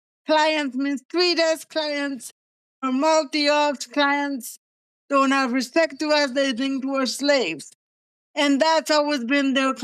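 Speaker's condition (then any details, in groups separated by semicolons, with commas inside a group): Cerebral palsy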